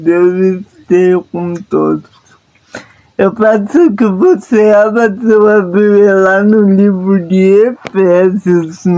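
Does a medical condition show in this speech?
Yes: paralysis.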